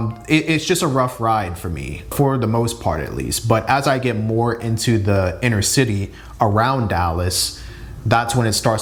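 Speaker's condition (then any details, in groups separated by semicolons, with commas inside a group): No condition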